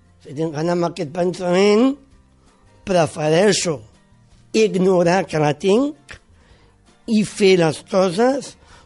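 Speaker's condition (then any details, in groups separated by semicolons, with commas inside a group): Down syndrome; congenital, born with it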